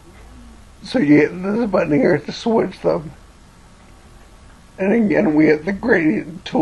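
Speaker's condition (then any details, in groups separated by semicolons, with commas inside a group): Cerebellar ataxia from brain tumour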